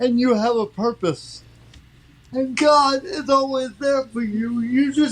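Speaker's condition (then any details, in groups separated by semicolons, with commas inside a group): Cerebral palsy; from birth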